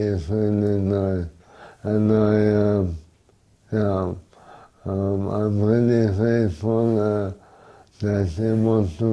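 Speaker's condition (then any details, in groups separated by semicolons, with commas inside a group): Motor neurone disease; jaw and speech problems first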